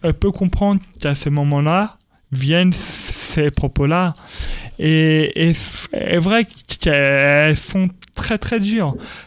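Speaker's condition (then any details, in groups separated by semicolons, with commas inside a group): Stuttering; stuttering since early childhood at school, speech therapy helped, told elimination almost impossible; age 28, lives with stuttering and accepts it; stuttering persists, described by him as an accent; repeated sounds, repeated words, prolonged sounds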